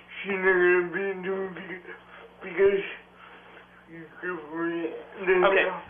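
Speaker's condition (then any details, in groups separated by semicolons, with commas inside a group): Cerebral palsy; strong speech impediment, uses interpreter publicly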